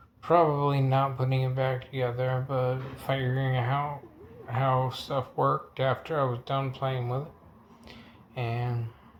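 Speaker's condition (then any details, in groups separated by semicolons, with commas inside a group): Multiple sclerosis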